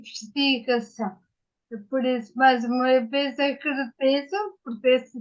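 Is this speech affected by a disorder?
Yes: ataxia after brain injury.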